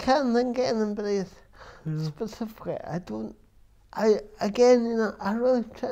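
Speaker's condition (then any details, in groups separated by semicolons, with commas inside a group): Cerebral palsy; present from birth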